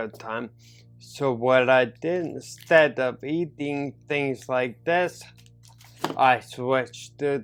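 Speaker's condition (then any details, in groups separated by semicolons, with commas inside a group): Neurological disability (takes dalfampridine)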